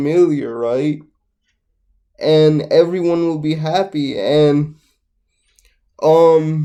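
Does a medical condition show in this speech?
Yes: cerebral palsy, mixed, mild.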